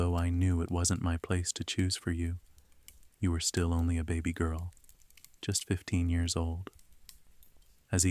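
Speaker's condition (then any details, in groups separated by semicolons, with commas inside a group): No condition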